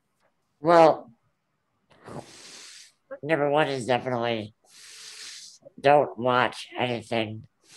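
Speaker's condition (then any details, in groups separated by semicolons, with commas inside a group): Ullrich congenital muscular dystrophy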